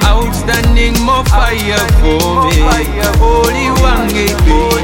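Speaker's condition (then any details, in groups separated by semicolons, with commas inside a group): No condition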